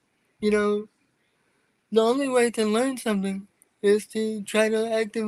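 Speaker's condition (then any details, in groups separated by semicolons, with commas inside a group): Cerebral palsy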